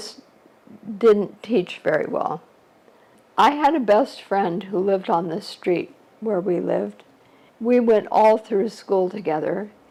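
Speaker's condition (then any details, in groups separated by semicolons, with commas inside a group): ALS; shortly after diagnosis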